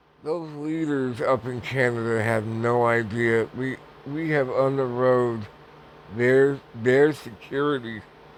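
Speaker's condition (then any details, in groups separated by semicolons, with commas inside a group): Parkinson's; speech impediment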